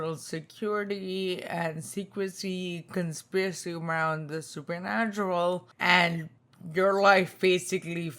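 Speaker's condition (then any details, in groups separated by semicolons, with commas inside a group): Spinocerebellar ataxia type 2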